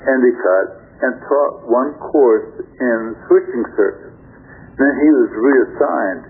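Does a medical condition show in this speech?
Yes: stroke affecting throat muscles; much mobility recovered with therapy.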